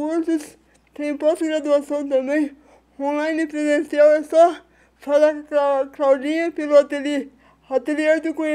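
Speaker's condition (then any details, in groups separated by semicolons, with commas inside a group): Cerebral palsy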